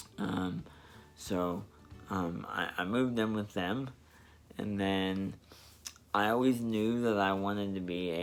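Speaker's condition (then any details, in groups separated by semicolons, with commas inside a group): Spastic diplegia cerebral palsy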